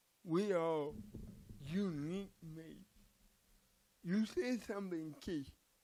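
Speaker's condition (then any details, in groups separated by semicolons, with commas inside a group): Cerebral palsy; from birth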